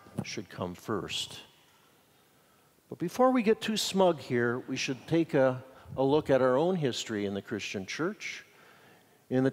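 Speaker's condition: No condition

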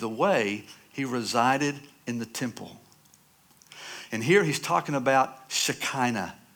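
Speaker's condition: No condition

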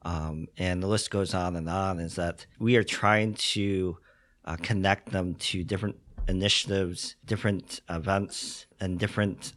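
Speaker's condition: Cleft lip and palate; congenital

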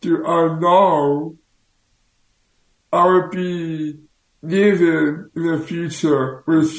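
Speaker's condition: Down syndrome; intellectual disability from early childhood

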